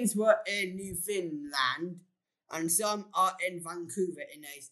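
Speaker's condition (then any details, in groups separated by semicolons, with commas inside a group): Down syndrome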